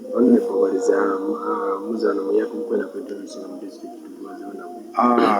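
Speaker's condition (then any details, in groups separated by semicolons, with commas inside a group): No condition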